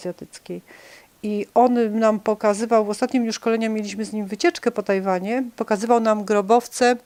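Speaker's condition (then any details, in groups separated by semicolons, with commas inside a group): No condition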